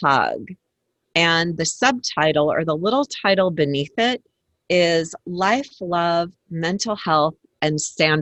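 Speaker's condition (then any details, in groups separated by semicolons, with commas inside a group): No condition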